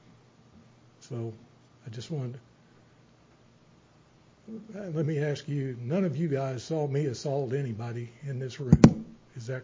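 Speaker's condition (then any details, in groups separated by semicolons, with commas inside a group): Parkinson's disease, stage 3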